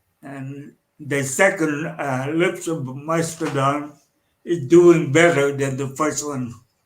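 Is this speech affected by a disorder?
Yes: cerebral palsy.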